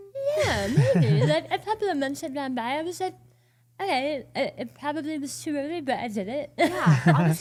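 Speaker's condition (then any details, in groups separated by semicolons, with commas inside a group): Oral cancer, partial glossectomy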